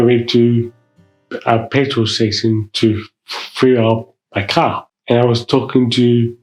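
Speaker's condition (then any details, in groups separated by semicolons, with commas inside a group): Mild cerebral palsy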